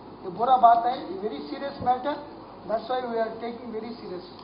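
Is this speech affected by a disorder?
No.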